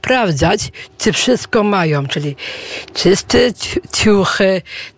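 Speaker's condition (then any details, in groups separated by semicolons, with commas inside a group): Down syndrome; per own account not obviously visible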